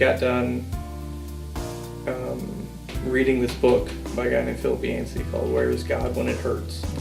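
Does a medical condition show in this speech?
No.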